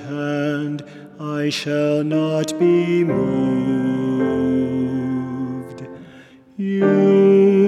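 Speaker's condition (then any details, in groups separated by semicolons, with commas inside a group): No condition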